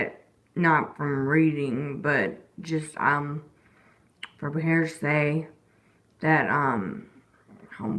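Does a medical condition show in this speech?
Yes: disability causing slurred speech.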